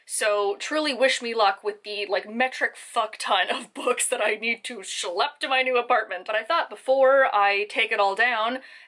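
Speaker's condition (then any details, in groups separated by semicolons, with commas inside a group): No condition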